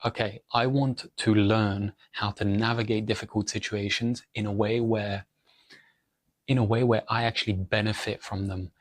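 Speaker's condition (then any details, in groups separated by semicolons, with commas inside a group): No condition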